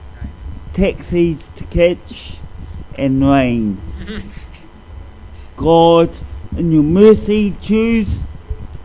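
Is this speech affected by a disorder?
Yes: cerebral palsy; discovered at age 2.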